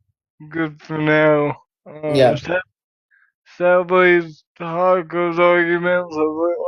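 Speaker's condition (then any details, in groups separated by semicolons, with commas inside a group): Cerebral palsy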